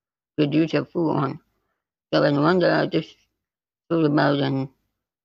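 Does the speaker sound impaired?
Yes: spinal muscular atrophy type 2; neuromuscular.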